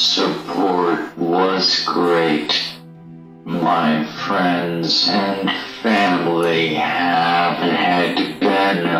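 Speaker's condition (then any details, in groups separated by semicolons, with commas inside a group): ALS; needs help getting out of bed and moving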